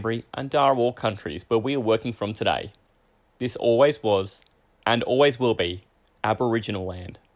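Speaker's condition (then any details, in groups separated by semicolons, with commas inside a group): No condition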